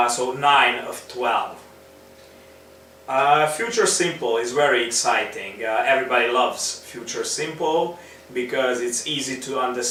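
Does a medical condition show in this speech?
No.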